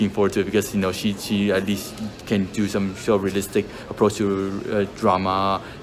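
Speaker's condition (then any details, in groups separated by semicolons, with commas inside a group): No condition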